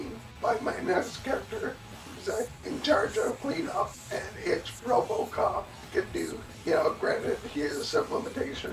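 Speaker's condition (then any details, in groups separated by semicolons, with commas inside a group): Cerebellar ataxia from brain tumour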